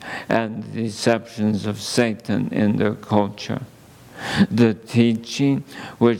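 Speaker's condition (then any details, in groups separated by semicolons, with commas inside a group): ALS; under neurologist care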